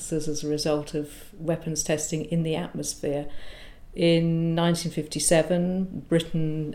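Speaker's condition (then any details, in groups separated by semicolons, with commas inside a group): No condition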